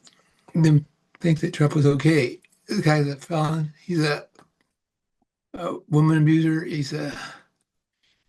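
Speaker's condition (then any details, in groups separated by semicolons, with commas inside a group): Parkinson's; about 18 years since onset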